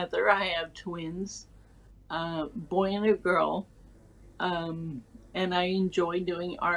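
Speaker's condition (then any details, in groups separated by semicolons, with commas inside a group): Cerebral palsy; from birth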